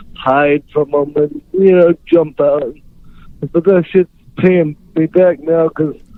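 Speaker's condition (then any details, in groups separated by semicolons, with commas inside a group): Cerebral palsy; unable to write or type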